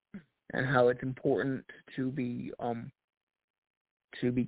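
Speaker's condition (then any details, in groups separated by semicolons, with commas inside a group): Cerebral palsy; voice improved over last year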